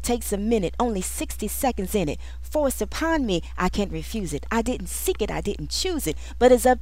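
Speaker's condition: No condition

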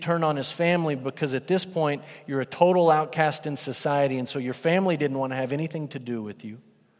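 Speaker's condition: No condition

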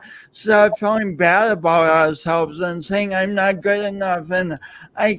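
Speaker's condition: Speech impediment; audible impediment

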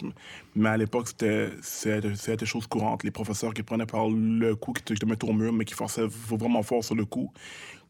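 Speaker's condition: Stuttering; childhood-onset stuttering, thought autistic as young child, spoke Creole, English and French mixed, fluent when rapping since teens; stutters in conversation, strings syllables together very fast without stopping or tripping; repeated sounds, repeated words

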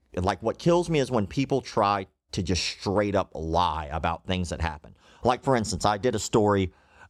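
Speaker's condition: Cleft lip and palate

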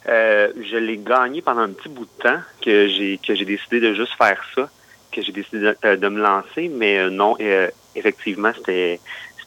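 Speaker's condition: Stuttering; stuttering onset in primary school, more intense in primary school than now; much improved, largely managed through singing and microphone use; stuttering stops when singing, almost never stuttered with microphone when hosting, confidence helps; repeated sounds, prolonged sounds

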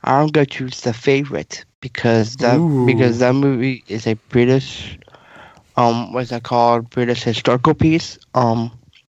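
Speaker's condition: Down syndrome

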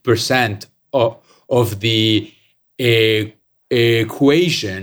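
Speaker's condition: Stutter; lifelong stutter, born with pretty severe stutter, avoided speaking for more than 25 years; has a stutter, stutters in six languages, gives talks and stand-up comedy; can sing without stuttering; blocks

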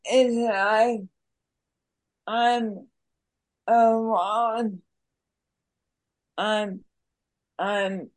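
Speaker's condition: Worsening speech; speech worsening over past 2 to 3 months

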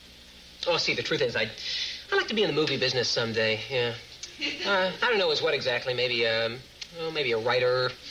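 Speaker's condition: No condition

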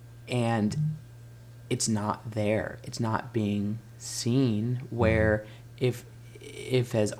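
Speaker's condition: Stuttering; no longer uses fluency techniques, stutters openly including in acting; fluent when singing, formerly word switching and circumlocution, hiding caused tension and struggle; repeated words, prolonged sounds

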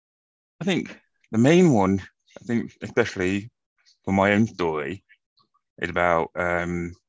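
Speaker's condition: Profound deafness, acquired from meningitis

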